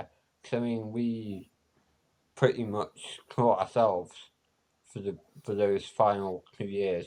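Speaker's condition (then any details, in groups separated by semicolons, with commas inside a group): Spinal muscular atrophy; physical disability, no learning difficulty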